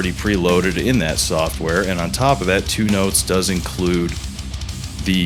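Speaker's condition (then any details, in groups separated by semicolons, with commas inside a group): No condition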